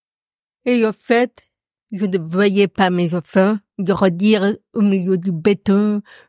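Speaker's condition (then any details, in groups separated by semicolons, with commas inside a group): Profound congenital deafness; accent from deafness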